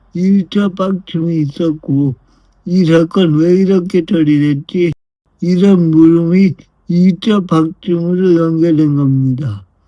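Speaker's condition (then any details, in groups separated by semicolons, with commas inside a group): Brain lesion disability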